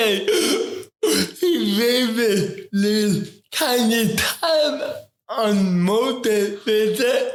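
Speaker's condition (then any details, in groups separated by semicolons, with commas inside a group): Ataxic cerebral palsy; affects talking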